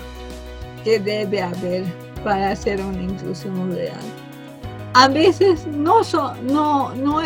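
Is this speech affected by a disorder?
Yes: cerebral palsy from birth.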